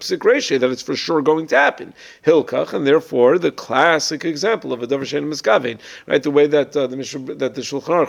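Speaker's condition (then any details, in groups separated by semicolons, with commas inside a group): No condition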